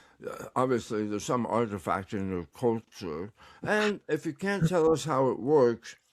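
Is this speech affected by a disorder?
Yes: tongue cancer; recovering, tongue exercises.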